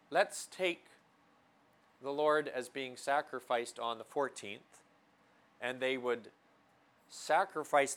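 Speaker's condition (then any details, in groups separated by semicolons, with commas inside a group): No condition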